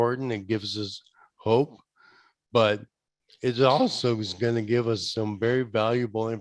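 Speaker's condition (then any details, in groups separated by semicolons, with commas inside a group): ALS; diagnosed age 48, investigational therapy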